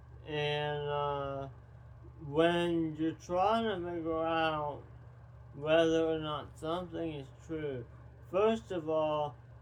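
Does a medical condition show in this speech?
Yes: tongue cancer surgery.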